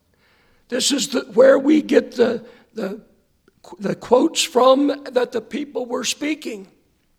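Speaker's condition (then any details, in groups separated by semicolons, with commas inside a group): Hoarseness after vocal cord surgery; post-operative check on Monday good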